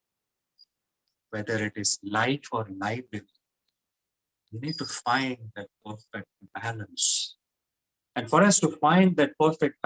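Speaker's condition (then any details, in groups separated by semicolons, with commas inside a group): No condition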